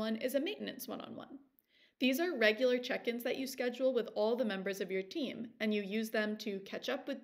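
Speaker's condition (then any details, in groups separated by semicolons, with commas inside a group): No condition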